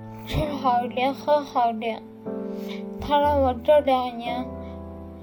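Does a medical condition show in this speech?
Yes: cerebellar atrophy, hereditary; slurred.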